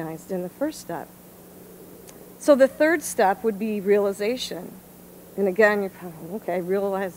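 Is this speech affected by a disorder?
No.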